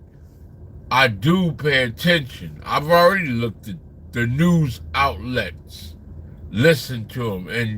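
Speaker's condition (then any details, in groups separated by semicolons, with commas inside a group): Slurred speech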